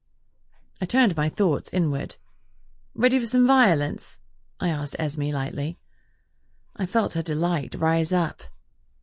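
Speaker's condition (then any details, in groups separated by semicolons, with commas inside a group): No condition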